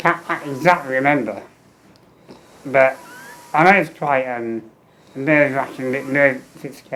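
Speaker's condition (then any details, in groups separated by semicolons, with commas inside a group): Muscular dystrophy; muscle wasting weakening lungs, wheelchair user, tracheostomy; ventilator via tracheostomy for 15 years, low lung capacity; speech in spurts between ventilator breaths, tracheostomy made speaking harder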